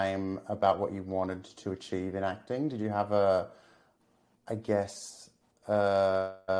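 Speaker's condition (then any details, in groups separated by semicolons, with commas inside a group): No condition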